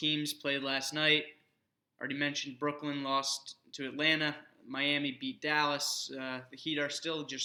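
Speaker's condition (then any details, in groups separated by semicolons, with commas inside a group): No condition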